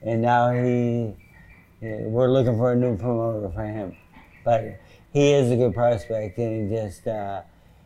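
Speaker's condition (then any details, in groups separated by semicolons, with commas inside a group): Parkinson's disease; sometimes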